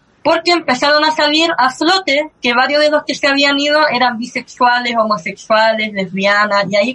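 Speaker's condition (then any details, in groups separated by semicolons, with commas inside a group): Cleft lip and palate; since early childhood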